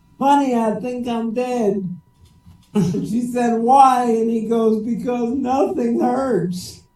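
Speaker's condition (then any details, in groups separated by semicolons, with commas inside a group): Cerebral palsy; speech sounds drunk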